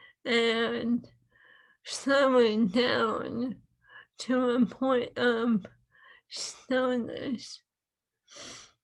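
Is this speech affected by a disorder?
Yes: ALS; feeding device implanted after losing ability to eat; swallowing lost.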